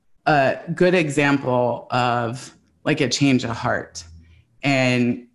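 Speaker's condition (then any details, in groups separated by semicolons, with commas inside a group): No condition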